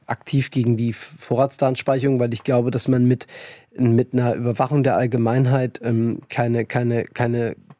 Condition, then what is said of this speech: Tourette syndrome. Und so kleine Laute gebe ich auch immer mal von mir.